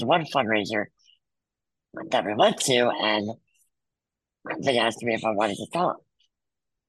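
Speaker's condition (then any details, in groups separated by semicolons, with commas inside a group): Muscular dystrophy; congenital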